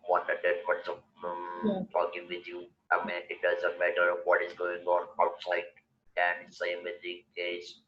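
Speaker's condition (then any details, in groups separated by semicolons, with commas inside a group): Total laryngectomy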